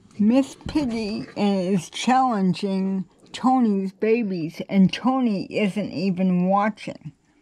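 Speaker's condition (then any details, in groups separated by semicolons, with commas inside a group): Cerebral palsy; affects standing and balance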